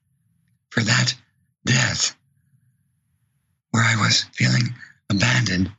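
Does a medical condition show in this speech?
Yes: vocal cord paralysis.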